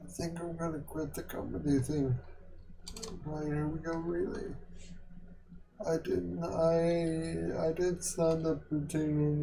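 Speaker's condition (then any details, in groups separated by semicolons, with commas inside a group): Quadriplegic cerebral palsy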